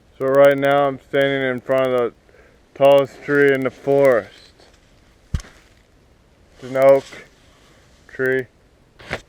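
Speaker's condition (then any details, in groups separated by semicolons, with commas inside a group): Cerebral palsy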